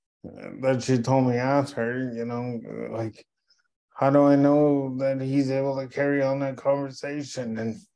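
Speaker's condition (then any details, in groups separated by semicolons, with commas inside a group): Cerebral palsy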